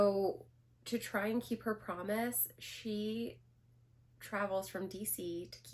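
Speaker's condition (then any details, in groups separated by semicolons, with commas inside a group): No condition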